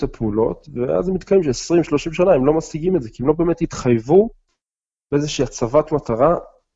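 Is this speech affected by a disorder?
No.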